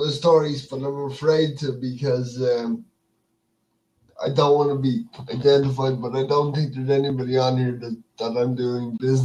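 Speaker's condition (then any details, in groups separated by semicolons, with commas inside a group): Cerebral palsy; speech affected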